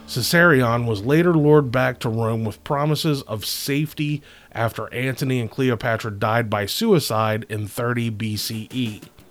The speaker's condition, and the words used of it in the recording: None; typical speech.